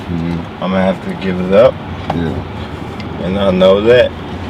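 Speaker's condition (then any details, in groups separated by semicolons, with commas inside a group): ALS; speech progressively lost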